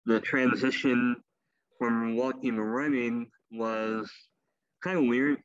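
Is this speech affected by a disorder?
Yes: cleft lip and palate; speech impediment from cleft lip and palate.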